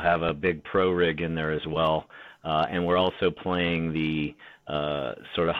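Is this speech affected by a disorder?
No.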